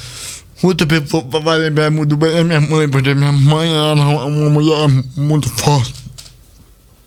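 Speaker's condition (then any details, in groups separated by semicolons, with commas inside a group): Cerebral palsy; speech not normal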